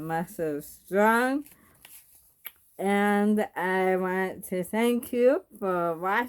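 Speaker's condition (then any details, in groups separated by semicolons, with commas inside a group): Bulbar ALS; bulbar onset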